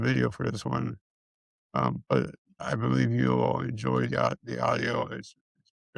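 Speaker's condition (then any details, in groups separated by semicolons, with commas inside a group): Multiple system atrophy; central hypoventilation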